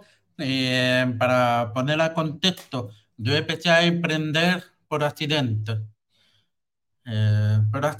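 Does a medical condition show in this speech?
Yes: hearing loss with cochlear implant; congenital hearing loss, cochlea dead, cochlear implant surgery, implant electrically stimulates cochlea.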